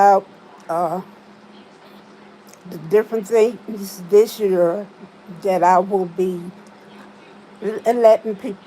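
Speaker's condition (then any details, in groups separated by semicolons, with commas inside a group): Spinal neurosarcoidosis; some trouble speaking after ICU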